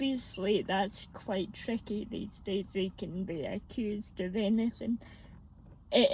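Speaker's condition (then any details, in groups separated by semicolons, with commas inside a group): Mixed cerebral palsy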